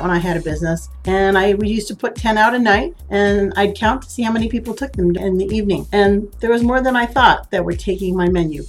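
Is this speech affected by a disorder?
No.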